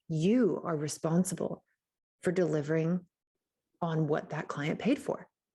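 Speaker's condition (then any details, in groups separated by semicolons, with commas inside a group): No condition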